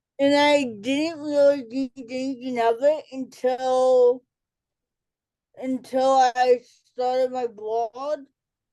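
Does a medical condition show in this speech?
Yes: cerebral palsy; childhood speech delay.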